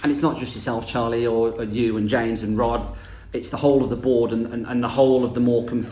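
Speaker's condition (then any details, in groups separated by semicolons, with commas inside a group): No condition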